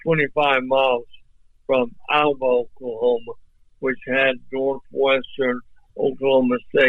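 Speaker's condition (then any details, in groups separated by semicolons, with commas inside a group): ALS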